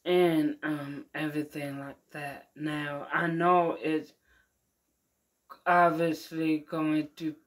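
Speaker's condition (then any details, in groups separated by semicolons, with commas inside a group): Mild cerebral palsy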